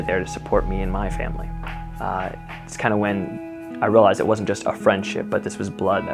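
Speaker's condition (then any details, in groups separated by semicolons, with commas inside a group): No condition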